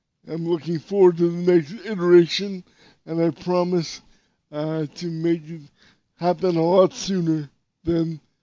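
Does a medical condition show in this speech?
Yes: cerebral palsy.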